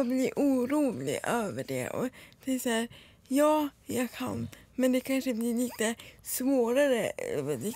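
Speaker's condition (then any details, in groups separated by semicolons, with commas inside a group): Cerebral palsy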